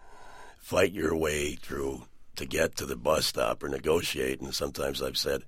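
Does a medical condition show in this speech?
Yes: partial laryngectomy for throat cancer; 80% larynx removed, Cleveland Clinic experimental surgery attached left neck muscles; years after surgery, voice improved, still noticeably altered, complimented as sexy; mute about two years after surgery, then sounded like Brando in the Godfather, long-term trach.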